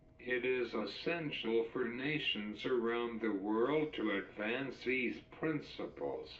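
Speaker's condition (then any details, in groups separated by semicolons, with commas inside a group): Cerebral palsy; uses wheelchair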